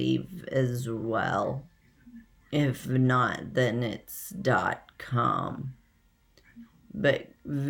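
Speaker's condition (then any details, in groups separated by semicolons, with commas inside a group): Essential tremor; hereditary, progressive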